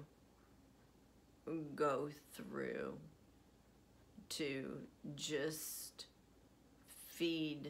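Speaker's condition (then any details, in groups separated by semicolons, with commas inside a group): Essential tremor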